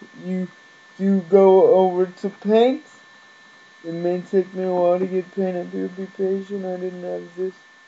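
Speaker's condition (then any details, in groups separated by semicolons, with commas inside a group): Cerebral palsy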